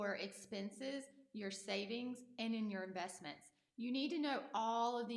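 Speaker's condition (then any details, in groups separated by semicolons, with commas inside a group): No condition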